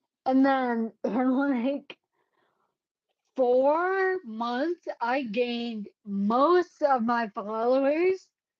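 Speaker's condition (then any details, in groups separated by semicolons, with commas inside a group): Cerebellar ataxia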